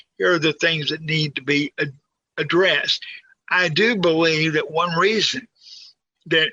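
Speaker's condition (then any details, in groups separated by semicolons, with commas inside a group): Cerebral palsy; quadriplegic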